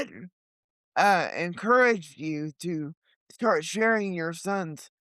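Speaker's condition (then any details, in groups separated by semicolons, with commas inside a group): Cerebral palsy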